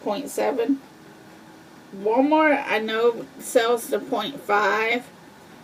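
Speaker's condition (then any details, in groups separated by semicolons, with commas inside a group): Cerebral palsy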